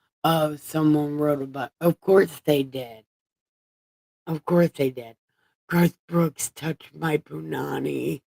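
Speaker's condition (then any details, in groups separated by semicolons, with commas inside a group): Brain injury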